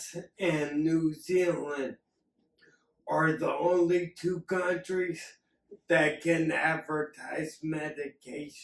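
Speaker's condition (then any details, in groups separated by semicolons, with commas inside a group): Acquired and hereditary ataxia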